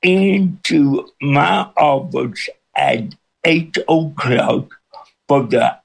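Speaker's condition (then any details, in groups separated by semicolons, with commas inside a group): Cerebral palsy with speech impediment; hard to understand at first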